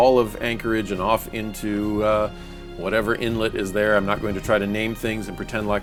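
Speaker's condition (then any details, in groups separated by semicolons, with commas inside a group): No condition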